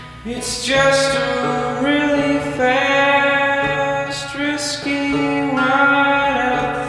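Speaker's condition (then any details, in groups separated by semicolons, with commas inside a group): No condition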